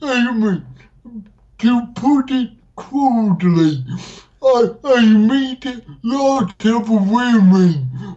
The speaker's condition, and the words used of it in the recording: Dysarthria. Your accent is super awesome, except I'm not getting that.